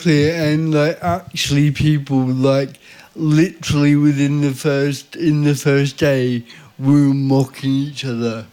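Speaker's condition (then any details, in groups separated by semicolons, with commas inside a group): Cerebral palsy; visible disability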